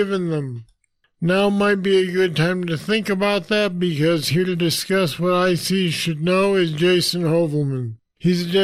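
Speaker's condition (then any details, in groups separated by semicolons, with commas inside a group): Parkinson's disease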